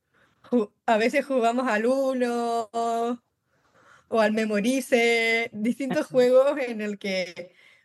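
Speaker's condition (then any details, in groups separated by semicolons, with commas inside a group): Down syndrome; congenital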